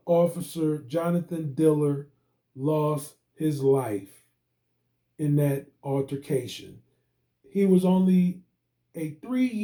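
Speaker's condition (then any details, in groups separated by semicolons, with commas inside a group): No condition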